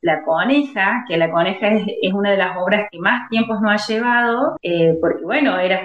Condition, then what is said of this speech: No condition.